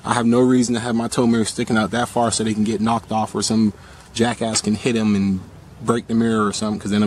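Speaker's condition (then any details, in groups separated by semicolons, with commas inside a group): No condition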